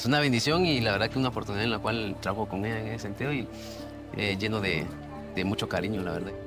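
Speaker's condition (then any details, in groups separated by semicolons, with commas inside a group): No condition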